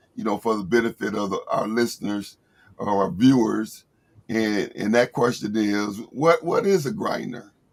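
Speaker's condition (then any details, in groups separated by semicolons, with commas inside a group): No condition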